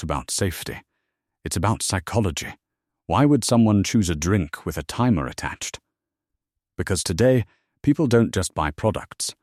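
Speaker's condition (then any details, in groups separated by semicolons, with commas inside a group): No condition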